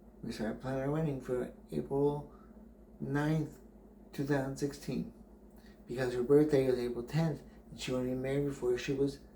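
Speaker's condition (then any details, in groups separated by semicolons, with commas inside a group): Brain injury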